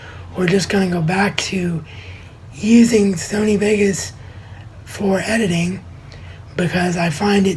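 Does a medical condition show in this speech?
Yes: cerebral palsy; wheelchair bound.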